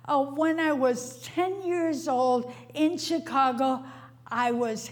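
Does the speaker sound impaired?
Yes: stroke; right arm and hand paralyzed, memory and speech critically affected; about 14 years since onset, speech slowly regained after over 6 years; over 6 years unable to speak, read or write, struggled to recite with effortful breath.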